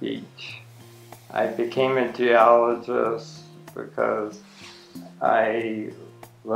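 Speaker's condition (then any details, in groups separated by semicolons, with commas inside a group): ALS; affects arms; progressing in arms, untreatable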